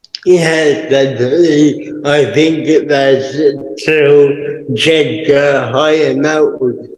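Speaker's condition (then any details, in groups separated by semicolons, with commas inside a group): Cerebral palsy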